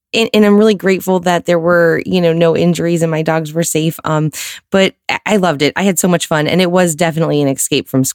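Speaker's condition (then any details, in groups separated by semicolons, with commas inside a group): No condition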